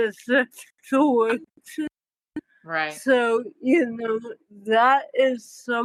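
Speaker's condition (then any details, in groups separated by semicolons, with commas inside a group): Cerebral palsy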